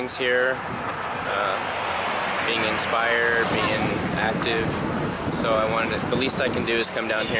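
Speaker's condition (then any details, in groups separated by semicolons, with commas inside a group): No condition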